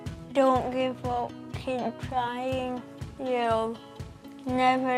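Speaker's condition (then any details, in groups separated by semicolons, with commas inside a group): Cerebral palsy; affects walking and talking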